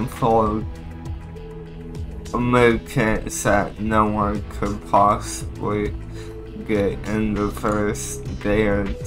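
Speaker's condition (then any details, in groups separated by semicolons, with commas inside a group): Cerebral palsy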